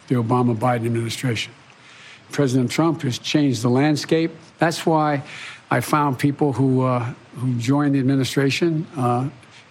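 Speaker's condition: No condition

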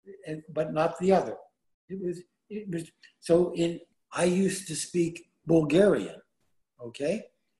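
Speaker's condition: Aphasia after stroke; can no longer speak Bulgarian, previously spoken fluently

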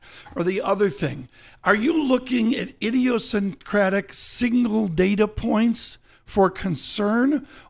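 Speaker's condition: No condition

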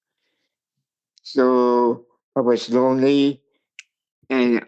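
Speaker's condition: Cerebral palsy; wheelchair user since age 28

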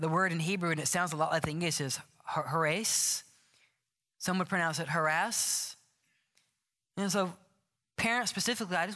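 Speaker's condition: No condition

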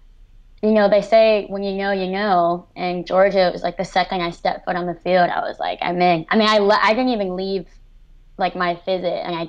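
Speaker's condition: Cleft lip and palate; severe congenital cleft lip and palate

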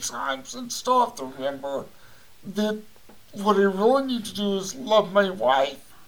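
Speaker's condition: Cerebral palsy; voice audibly affected

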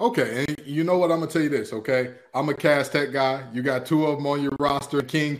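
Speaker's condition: No condition

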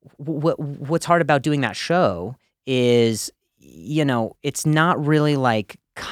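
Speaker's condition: Stutter, acquired neurogenic; lost motor skill function after sleeping on a softball concussion; about 10 years since onset, ongoing speech therapy and physical therapy; fears stuttering when talking to admired comics at the Comedy Store, eases with comfort; repeated sounds

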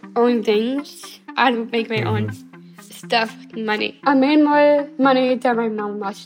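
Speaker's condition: Down syndrome; genetic, third copy of chromosome 21, told of diagnosis at age 7

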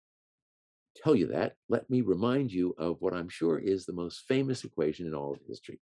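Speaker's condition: No condition

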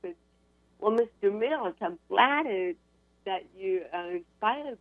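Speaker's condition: Cerebral palsy; from infancy, diagnosed at UCLA, spinal cord surgery C1 to C7, titanium neck limits looking up; ongoing Botox for chronic pain, constant uncontrollable brain signals against spinal hardware

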